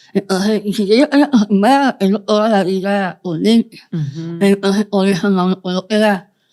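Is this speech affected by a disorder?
Yes: Moebius syndrome, congenital.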